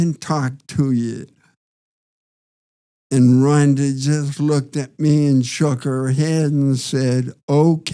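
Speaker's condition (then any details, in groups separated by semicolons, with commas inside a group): Parkinson's disease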